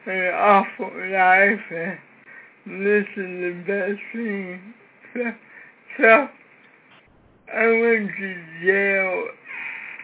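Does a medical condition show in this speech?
Yes: cerebral palsy, severe.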